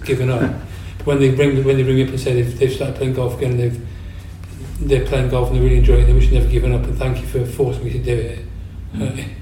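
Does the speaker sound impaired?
Yes: Parkinson's disease; quieter, mumbles a lot, new since onset.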